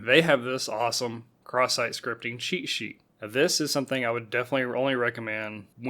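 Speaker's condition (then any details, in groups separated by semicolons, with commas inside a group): No condition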